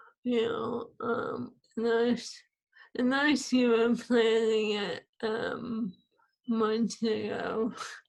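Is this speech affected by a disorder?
Yes: ALS; swallowing lost.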